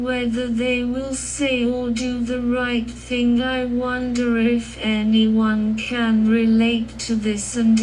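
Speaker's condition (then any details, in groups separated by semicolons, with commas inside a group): Cerebral palsy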